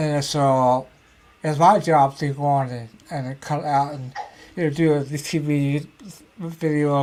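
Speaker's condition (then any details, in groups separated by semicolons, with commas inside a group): Ataxia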